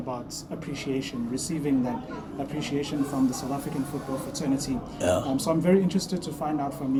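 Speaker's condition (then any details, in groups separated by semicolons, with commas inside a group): No condition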